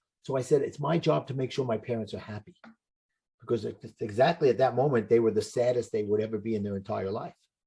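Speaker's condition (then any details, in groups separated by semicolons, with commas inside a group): No condition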